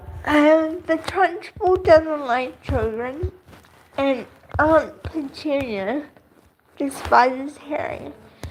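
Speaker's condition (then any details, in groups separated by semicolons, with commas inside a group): Cerebral palsy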